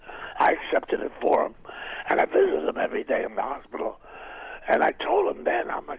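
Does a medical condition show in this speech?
Yes: throat cancer, vocal cord removed, partial laryngectomy, right vocal cord removed; voice lost after surgery, left cord trained to reach past midline to stump for sound.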